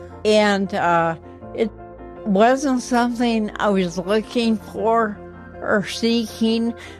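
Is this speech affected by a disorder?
Yes: ataxia; speaking problems for last couple of years.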